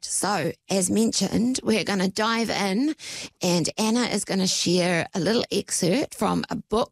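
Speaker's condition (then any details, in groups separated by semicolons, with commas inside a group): Voice disorder; voice audibly affected at time of recording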